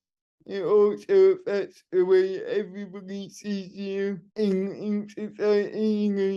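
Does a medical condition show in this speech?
Yes: cerebral palsy; wheelchair user.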